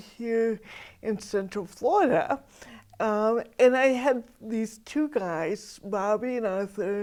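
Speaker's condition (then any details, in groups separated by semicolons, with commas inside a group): Cerebral palsy; atypical speech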